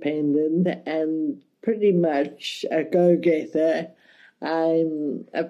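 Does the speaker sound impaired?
Yes: cerebral palsy, mild; speech affected a bit.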